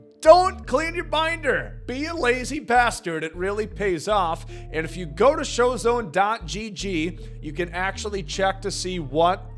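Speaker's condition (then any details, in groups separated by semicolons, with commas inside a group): No condition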